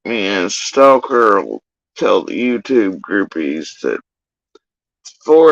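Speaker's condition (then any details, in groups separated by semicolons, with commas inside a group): Facial paralysis after surgery; tongue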